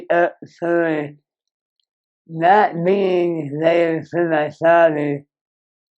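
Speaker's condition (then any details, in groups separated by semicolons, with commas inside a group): Moebius syndrome; severe nerve damage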